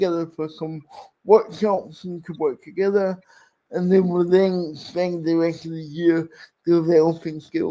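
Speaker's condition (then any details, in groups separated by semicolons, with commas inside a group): Cerebral palsy; speech impairment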